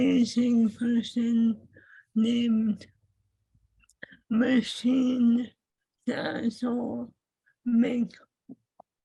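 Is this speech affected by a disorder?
Yes: ALS.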